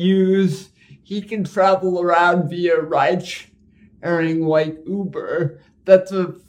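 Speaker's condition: Cerebral palsy; ride-sharing like Uber an obstacle

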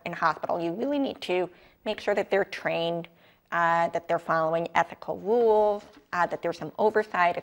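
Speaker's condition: Deafness, profound, cochlear implant user; profound deafness from h flu meningitis at 18 months, cochlear implant at 22 months; cochlear implant used 30 years, moderate hearing loss with implant, still needs accommodations; possibly slightly different accent, after extensive auditory training and speech therapy

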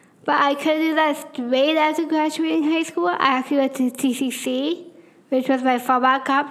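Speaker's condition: Down syndrome; congenital, extra chromosome, low muscle tone, could not speak or walk early in childhood, constant therapies; speaking among more difficult things, way of talking might seem weird

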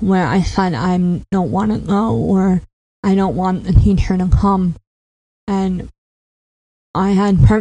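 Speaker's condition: Cleft palate; congenital

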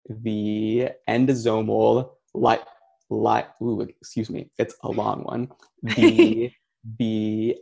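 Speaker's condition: Stuttering, mild; onset age three, childhood word switching, no school therapy, two-week intensive fluency shaping, basal ganglia timing; still stutters, slight stutter, still works at speech, much easier than before; feared sounds k, speaking more difficult; repeated words, prolonged sounds

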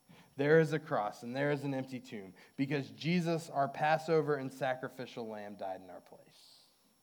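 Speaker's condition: No condition

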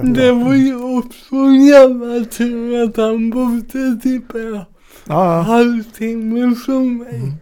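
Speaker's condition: Cerebral palsy; from birth, oxygen deprivation at delivery, heart not beating at birth then restarted, spasms, right side harder to control; mainly affects speech and balance

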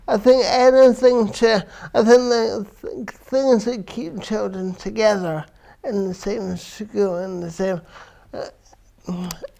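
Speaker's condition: Cerebral palsy; from birth; affects verbal speech

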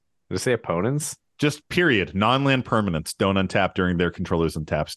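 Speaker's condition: No condition

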